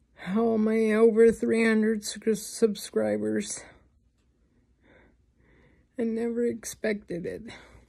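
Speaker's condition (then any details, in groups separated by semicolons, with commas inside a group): ALS; hospice, body deteriorating; breathing deteriorating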